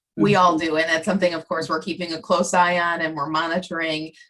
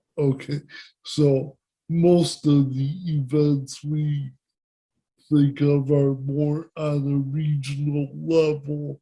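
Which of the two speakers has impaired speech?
The second: cerebral palsy; present from birth.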